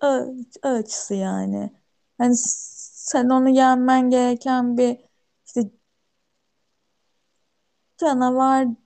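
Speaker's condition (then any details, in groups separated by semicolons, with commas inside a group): Stuttering; same degree as a year earlier; still stutters, unchanged degree; at times physically straining and tiring; prolonged sounds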